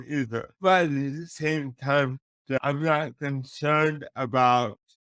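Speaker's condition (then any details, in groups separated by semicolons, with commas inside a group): Cerebral palsy; speech affected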